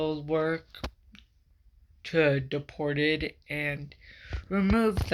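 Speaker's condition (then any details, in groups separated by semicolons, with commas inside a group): Cerebral palsy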